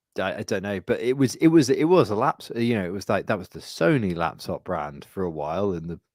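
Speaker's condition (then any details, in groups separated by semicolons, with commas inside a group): No condition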